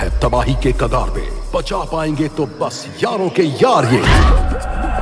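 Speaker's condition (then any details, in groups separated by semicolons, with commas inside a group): No condition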